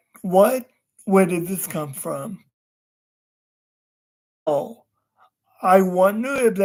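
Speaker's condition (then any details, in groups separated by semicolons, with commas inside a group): Cerebral palsy; wheelchair user, unable to walk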